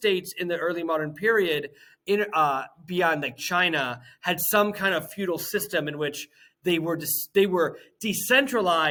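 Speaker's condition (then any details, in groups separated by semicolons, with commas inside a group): No condition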